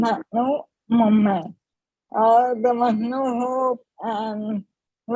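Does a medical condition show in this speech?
Yes: ALS; speech, swallowing, breathing improved after stem cell therapy.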